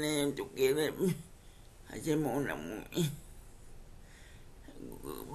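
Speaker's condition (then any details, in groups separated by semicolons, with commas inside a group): Cerebral palsy; speech affected by condition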